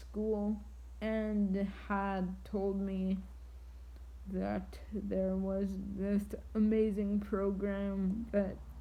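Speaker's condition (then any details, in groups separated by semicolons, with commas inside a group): Triplegic cerebral palsy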